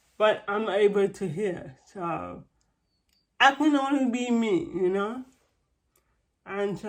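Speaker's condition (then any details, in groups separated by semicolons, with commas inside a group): Cerebral palsy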